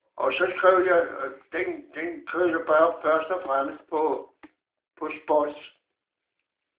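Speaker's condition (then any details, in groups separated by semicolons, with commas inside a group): Parkinson's disease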